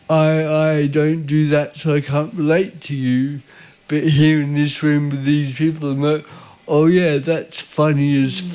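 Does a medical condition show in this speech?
Yes: cerebral palsy; visible disability.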